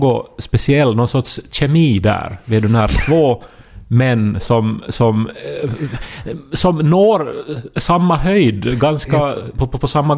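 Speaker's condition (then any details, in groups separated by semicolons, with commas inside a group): Stuttering; stuttering since childhood, spoke almost not at all in formative years; podcast has helped stuttering, more confident speaking spontaneously after 200 episodes, co-host edits out less; stuttering part of everyday life; repeated words, prolonged sounds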